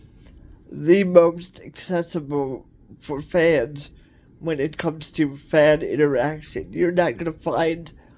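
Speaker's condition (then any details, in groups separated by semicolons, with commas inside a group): Cerebral palsy; cerebral palsy, wheelchair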